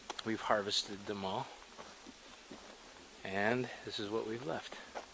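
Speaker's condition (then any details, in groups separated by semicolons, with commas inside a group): No condition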